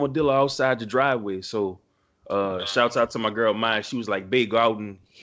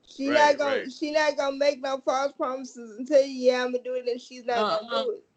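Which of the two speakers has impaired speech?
The second: cerebral palsy.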